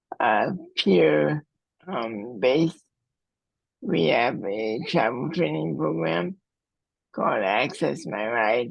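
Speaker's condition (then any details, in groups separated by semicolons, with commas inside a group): Cerebral palsy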